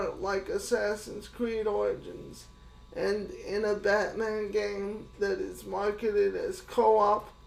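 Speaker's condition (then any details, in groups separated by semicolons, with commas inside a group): Cerebral palsy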